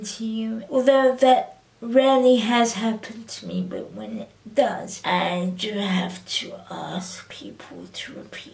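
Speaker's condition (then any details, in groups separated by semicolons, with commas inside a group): Cerebral palsy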